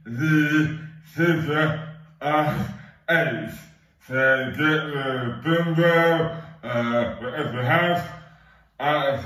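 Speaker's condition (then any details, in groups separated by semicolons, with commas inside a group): Dystonia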